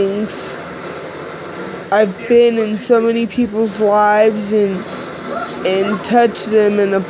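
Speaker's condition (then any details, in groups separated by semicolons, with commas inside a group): Cerebral palsy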